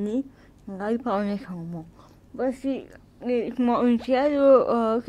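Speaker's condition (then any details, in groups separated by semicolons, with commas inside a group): Cerebral palsy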